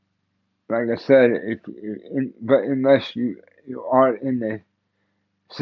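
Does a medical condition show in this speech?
Yes: cerebral palsy; tends to mess up words.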